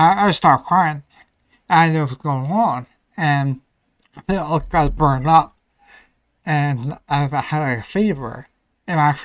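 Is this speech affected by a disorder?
Yes: ataxia; may slur speech, may sound drunk.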